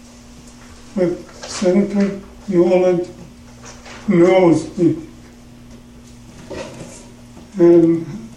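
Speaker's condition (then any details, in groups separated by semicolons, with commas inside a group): Parkinson's; trouble in the throat when speaking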